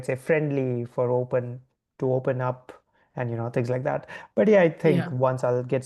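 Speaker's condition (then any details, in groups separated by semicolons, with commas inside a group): No condition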